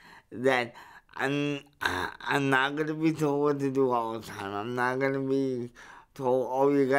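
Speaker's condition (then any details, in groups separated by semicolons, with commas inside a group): Cerebral palsy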